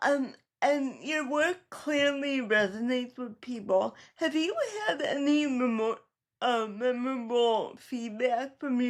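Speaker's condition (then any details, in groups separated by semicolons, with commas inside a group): Cerebral palsy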